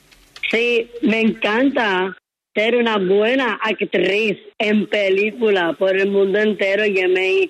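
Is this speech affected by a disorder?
Yes: Down syndrome.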